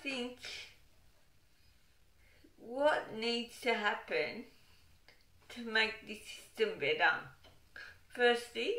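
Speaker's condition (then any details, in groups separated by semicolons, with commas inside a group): Cerebral palsy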